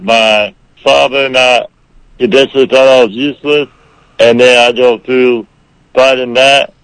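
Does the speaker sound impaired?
Yes: muscular dystrophy; rare form of muscular dystrophy, about 500 people have it, from birth, age 30.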